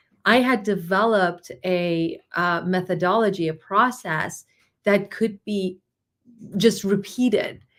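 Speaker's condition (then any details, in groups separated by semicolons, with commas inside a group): No condition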